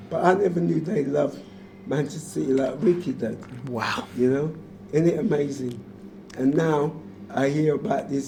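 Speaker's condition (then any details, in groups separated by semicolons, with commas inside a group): Motor neurone disease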